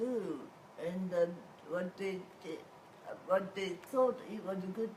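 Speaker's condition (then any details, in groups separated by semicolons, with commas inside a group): Cerebral palsy; whole body affected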